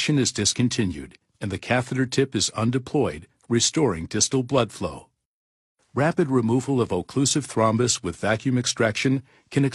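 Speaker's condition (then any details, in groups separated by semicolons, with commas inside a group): No condition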